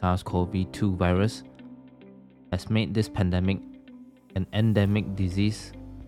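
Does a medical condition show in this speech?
No.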